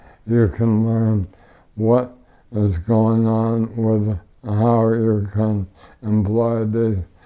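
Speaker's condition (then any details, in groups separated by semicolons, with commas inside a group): ALS; tracheotomy, wheelchair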